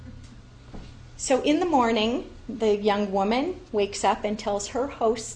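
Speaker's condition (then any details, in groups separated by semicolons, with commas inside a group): No condition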